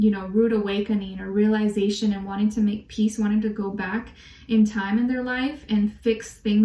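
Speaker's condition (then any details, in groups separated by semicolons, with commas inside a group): No condition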